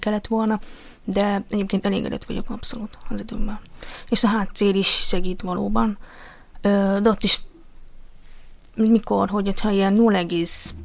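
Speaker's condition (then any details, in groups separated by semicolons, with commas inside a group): Deafness; found deaf age one, hearing aid 18 months, cochlear implant 2.5, eight operations, last age eight; poor speech and vocabulary with hearing aid before implant, learned speaking in developmental lessons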